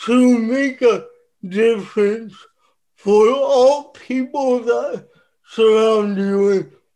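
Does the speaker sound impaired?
Yes: cerebral palsy; therapist started lifting with ankle weights on dowel bar.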